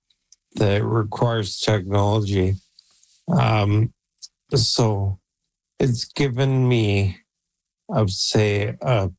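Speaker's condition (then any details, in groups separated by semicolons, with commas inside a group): ALS; Neuralink N1 brain implant in Toronto Western Hospital trial, computer control by thought, voice banked through 11 Labs; N1 implant received in May, about 3 months ago; voice audibly deteriorating, expected to lose ability to talk soon, plans AI-cloned voice via Neuralink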